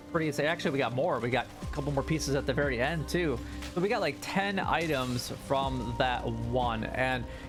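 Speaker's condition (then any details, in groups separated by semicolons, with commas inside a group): No condition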